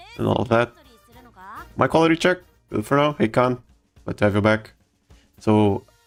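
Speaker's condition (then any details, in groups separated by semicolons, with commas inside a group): No condition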